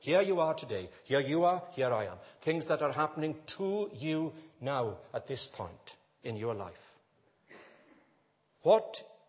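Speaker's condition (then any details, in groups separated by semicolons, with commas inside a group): No condition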